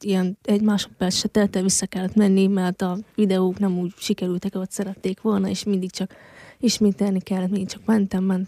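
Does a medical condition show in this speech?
Yes: hearing loss since infancy; congenital, found at age one, device with surgery at 2.5, eight ear operations until age ten; wears hearing device, not allowed at deaf competitions, zero hearing without device.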